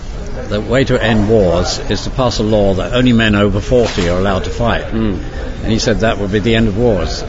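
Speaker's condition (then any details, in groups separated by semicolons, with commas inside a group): No condition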